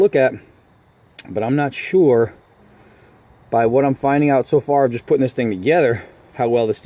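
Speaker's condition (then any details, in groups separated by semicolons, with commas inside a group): No condition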